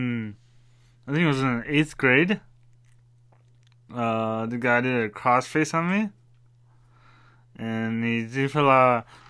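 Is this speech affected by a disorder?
Yes: rapid onset dystonia-parkinsonism; affects speech, balance and dexterity, Parkinson-like characteristics.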